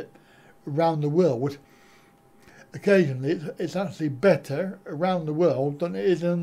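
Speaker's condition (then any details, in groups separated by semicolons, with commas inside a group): Cerebral palsy; back surgery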